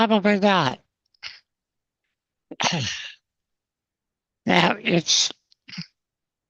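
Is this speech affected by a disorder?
Yes: spinal muscular atrophy, congenital.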